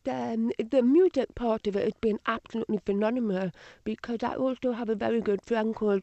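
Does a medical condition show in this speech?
Yes: deafness, Usher syndrome, severe; type two, born completely deaf, hearing aids from age two, tunnel vision, registered blind at 29; five-hour double cochlear implant surgery, switched on three weeks ago, relies on lip reading, no headphones; speech training from age two, some answers may be a little indistinct.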